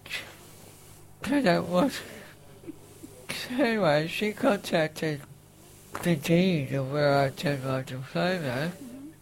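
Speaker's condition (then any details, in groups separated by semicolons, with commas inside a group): Facioscapulohumeral muscular dystrophy, facioscapulohumeral (FSHD)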